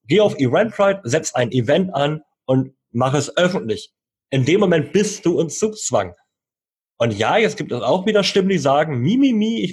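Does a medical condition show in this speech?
Yes: cleft lip and palate, cleft lip, jaw and palate; congenital cleft lip.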